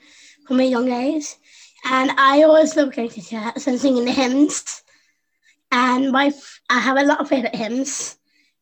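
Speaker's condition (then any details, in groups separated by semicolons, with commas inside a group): Down syndrome; adult woman, 25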